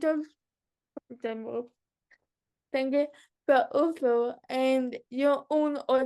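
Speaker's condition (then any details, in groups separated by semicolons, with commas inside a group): Cerebral palsy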